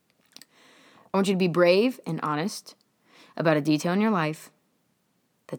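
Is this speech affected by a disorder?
No.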